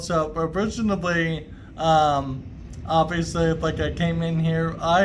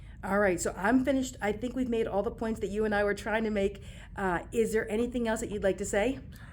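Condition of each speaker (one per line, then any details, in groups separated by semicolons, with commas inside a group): ALS; left leg affected, voice affected; diagnosed three years ago, symptoms 3 years 4 months, alternative treatment; voice affected, worse under stress, chronic cough, improved with treatment
No condition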